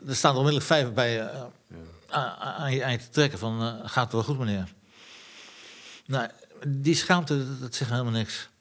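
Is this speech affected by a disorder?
Yes: Parkinson's disease; speaks with difficulty, half purely Parkinson motor problem, emotional tearfulness partly from disease.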